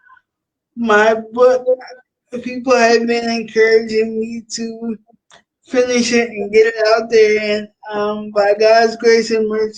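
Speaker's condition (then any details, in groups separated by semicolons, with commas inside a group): Cerebral palsy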